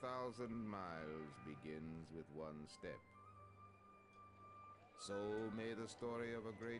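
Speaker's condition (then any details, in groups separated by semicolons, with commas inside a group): No condition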